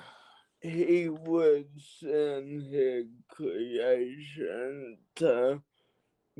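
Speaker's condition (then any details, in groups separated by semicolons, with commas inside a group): Cerebral palsy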